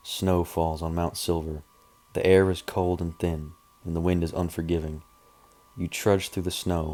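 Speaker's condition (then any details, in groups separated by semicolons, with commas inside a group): No condition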